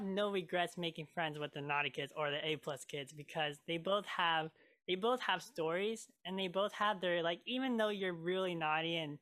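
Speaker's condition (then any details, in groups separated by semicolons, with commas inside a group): Cleft lip and palate; lip scar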